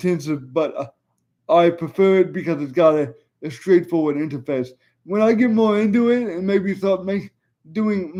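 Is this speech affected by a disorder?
Yes: cerebral palsy; voice tone sometimes odd.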